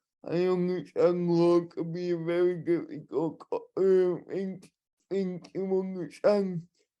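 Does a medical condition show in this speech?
Yes: cerebral palsy, spastic and dyskinetic.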